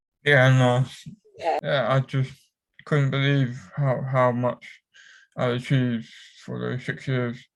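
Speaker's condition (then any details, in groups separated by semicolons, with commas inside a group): Cerebral palsy; affects whole body; cramps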